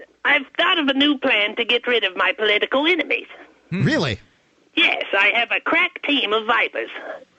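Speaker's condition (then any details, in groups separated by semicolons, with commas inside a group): No condition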